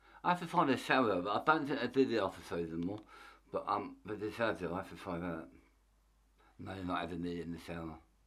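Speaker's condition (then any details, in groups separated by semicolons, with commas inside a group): Tongue cancer; half tongue removed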